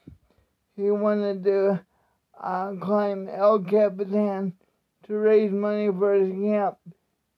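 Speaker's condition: Cerebral palsy; speech not affected by disability

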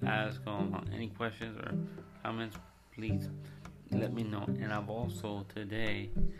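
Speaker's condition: Cerebral palsy; pre-op sedatives

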